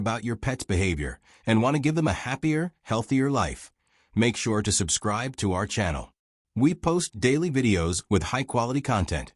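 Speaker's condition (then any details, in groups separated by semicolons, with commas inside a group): No condition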